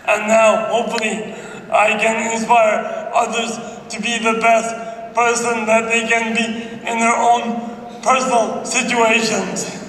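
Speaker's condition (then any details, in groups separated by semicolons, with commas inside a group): Traumatic brain injury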